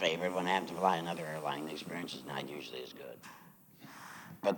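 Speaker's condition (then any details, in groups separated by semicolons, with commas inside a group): Laryngectomy; says used to serve God with voice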